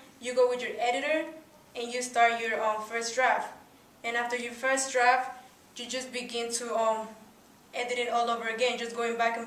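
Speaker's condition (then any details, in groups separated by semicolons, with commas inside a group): No condition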